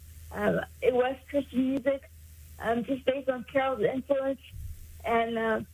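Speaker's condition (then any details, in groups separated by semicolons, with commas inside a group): Cerebral palsy; congenital, born about 3 months early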